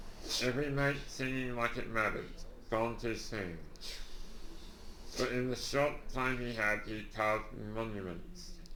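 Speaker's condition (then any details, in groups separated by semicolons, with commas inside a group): Duchenne muscular dystrophy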